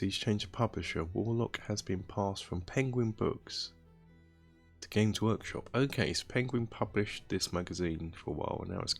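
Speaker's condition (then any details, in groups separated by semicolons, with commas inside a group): No condition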